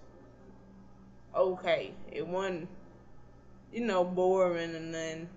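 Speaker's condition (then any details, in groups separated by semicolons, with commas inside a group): Cerebral palsy; not paralyzed, can stand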